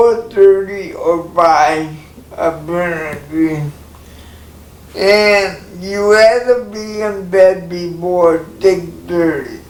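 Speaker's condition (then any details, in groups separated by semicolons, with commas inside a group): Cerebral palsy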